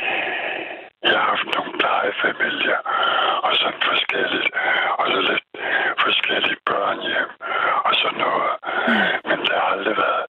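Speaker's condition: Throat cancer; needs a lot of air to produce voice or sound, voice noticeably unusual

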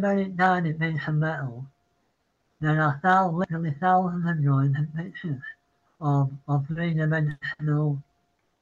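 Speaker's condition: Parkinson's; apologizes mid-sentence

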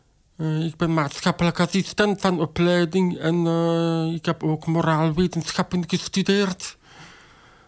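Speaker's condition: Deafness, acquired, bacterial meningitis; born hearing, deaf since age 3.5 from bacterial meningitis, never cochlear implant

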